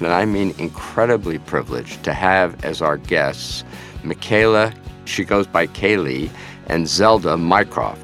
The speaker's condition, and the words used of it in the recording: No condition.